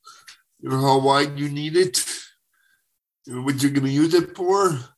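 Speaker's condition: Cerebral palsy; spastic type, present from birth, uses wheelchair for mobility, muscle and joint tightness; under the weather with a cough, voice sounds unwell

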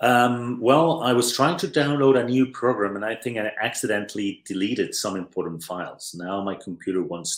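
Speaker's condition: No condition

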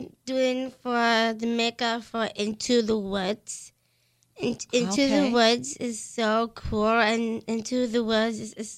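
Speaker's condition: Down syndrome; extra 21st chromosome, present from conception

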